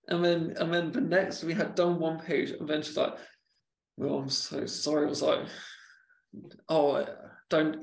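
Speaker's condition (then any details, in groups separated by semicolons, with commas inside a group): Stammer; classroom therapy techniques, worsened by college anxiety, 2-week intensive course at Michael Palin Centre London; no speech therapy for 7 years, uses own techniques, best it's ever been; worse with nerves, swaps feared words, elaborate wording as coping, no stammer at gym or focused; repeated sounds, repeated words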